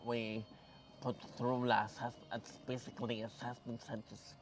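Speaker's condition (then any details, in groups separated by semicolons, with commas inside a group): Cerebral palsy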